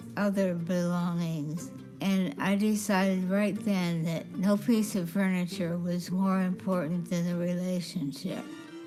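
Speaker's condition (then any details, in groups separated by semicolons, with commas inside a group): Parkinson's disease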